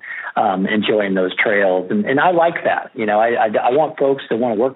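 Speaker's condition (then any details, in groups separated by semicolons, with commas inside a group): No condition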